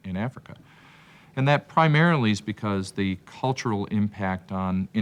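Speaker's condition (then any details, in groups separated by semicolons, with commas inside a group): No condition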